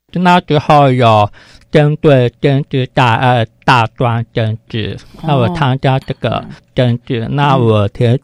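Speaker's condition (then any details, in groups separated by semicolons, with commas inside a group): Hearing impairment; congenitally deaf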